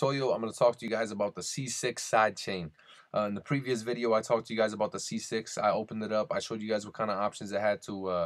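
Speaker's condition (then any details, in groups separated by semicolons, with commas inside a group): No condition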